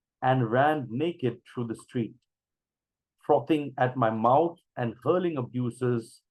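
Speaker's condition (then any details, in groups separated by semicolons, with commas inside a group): No condition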